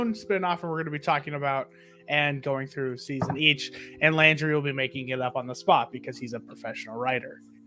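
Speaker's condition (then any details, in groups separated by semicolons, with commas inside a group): No condition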